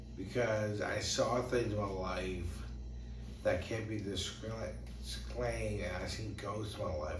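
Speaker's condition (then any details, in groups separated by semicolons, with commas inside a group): Brain injury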